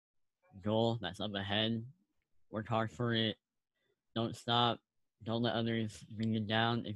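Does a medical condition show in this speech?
Yes: cleft lip, unilateral.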